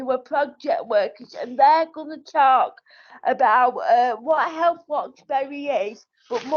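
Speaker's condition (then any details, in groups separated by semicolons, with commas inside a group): Cerebral palsy; wheelchair user, physical disability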